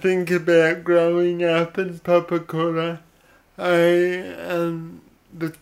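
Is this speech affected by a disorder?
Yes: cerebral palsy; brain damage at or around birth, affects coordination and muscle control of whole body; early loss of function, post-impairment syndrome from working body hard, condition itself non-degenerative; odd sort of voice.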